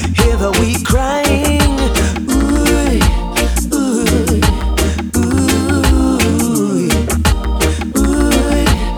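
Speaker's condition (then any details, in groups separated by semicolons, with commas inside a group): No condition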